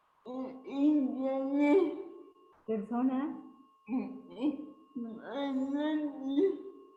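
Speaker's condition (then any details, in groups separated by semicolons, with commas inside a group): Cerebral palsy; since birth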